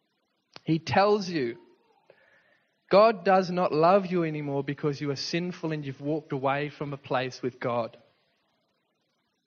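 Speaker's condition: No condition

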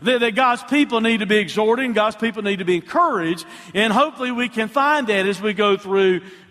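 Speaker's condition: No condition

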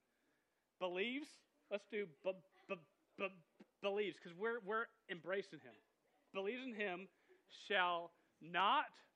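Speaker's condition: Stuttering; stutter noticed by listeners after speaking in big church, regular youth group unaware of it; repeated words, blocks

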